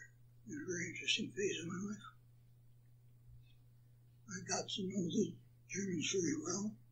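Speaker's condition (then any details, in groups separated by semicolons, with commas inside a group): Parkinson's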